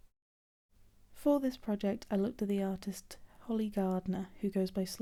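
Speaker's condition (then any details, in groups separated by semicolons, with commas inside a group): No condition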